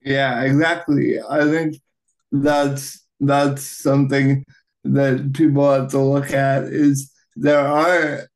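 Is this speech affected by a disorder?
Yes: cerebral palsy, right-sided high tone.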